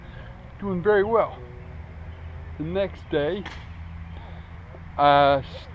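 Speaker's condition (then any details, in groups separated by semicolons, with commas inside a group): Cerebral palsy; affects gait and walking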